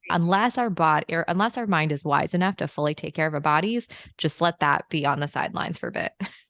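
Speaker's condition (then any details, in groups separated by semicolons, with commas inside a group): No condition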